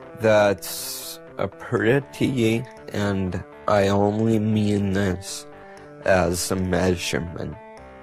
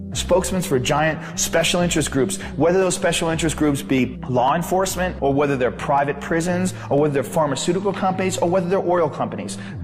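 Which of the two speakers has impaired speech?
The first: multiple sclerosis; severe shaking earlier.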